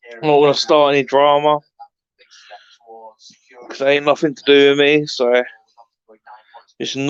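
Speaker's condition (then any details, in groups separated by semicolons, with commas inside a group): No condition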